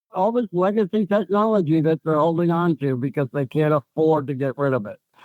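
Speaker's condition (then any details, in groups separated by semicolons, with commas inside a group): ALS; onset right arm, then left arm, legs, quadriplegic, prior neck surgeries; nearly five years since diagnosis, slow progression, eye-controlled wheelchair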